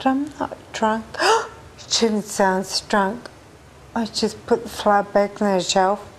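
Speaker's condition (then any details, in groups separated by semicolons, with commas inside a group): Friedreich ataxia; genetic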